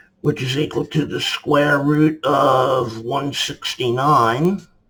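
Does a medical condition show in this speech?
No.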